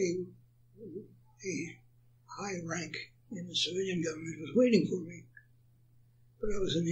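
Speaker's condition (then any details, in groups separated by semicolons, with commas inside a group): Parkinson's; attributed to Agent Orange exposure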